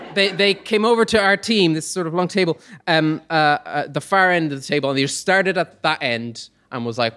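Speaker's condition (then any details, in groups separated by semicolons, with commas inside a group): No condition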